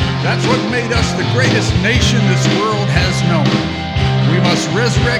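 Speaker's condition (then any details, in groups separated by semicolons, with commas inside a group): No condition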